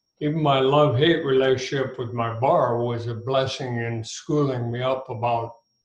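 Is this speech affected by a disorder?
Yes: ALS; ALS with throat onset, first noticed while singing at gigs, age 66, ENT first prescribed Mucinex; about a year and a half since first symptoms, recently diagnosed by neurologist; throat not responding when singing, could not reach notes, nephew brain surgeon in Boston heard voice change.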